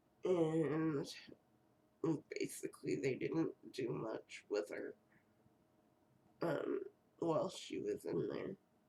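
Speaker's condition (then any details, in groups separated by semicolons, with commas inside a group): Cerebral palsy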